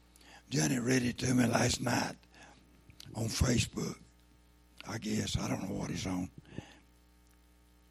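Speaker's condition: Throat cancer, lost vocal cord

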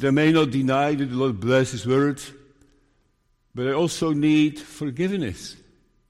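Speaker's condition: Parkinson's disease; diagnosed 5 years ago

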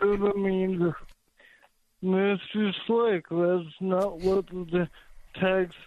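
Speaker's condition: Cerebral palsy; not stroke, mind unaffected; speaks slowly, host suspected stroke, caller denies being high on drugs

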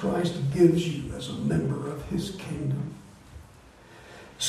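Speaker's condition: Voice disorder; not contagious

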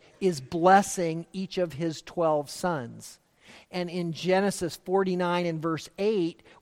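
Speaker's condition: No condition

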